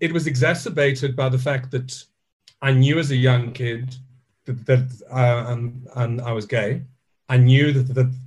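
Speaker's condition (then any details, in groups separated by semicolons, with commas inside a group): Stuttering; stutter since childhood, still present in adulthood; speaks to stage audiences, joke about impediment built into stage dialogue with Alan; childhood word avoidance, ordered food could say, fear of speaking, piano as wordless expression; repeated sounds, repeated words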